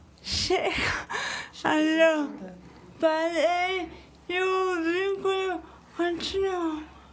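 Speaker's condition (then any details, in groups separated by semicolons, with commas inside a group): Cerebral palsy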